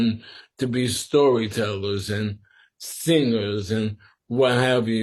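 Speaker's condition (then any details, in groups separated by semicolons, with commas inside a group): Sporadic ALS; must speak slower and carefully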